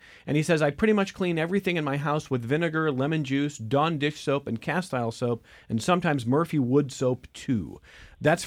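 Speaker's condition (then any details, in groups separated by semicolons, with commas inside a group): No condition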